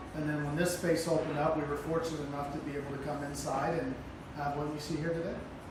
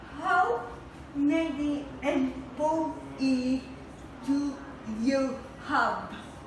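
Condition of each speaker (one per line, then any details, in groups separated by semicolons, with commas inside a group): No condition
Speech apraxia; trouble producing speech sounds correctly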